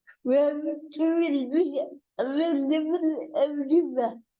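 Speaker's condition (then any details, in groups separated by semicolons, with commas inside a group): Cerebral palsy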